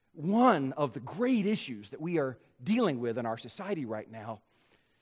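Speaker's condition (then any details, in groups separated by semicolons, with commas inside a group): No condition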